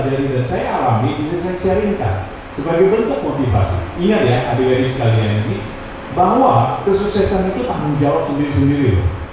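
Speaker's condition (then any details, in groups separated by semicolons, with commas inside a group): No condition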